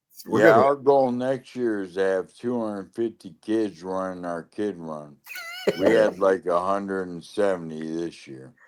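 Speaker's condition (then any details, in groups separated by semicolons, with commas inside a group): Lou Gehrig's disease (ALS)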